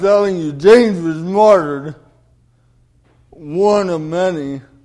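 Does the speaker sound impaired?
Yes: cerebral palsy; delayed development.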